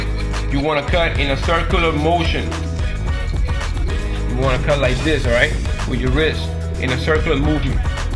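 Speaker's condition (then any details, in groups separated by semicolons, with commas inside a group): No condition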